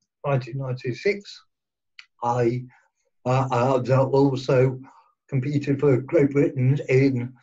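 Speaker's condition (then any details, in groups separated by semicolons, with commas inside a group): Cerebral palsy; present from birth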